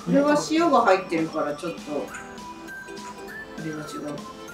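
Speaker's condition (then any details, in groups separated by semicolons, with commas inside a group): No condition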